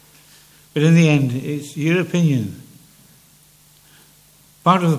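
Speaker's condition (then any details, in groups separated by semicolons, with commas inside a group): Parkinson's; less clear than before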